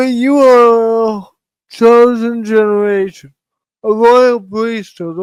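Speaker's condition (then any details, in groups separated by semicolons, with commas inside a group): Cerebral palsy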